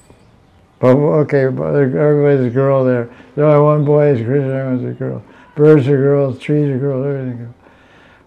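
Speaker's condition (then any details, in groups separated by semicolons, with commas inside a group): Deafness; relies on audience feedback for volume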